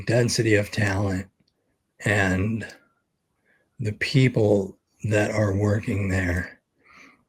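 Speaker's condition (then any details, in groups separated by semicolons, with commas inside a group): ALS; expects to lose voice very soon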